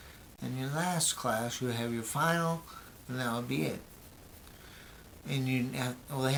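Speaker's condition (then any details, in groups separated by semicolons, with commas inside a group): Brain injury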